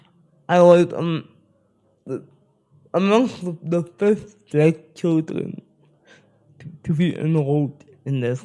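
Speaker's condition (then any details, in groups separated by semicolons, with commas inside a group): Spastic cerebral palsy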